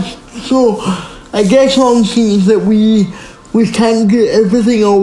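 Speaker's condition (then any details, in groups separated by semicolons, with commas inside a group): Speech impairment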